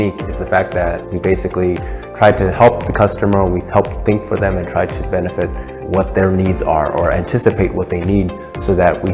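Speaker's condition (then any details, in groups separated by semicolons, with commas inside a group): No condition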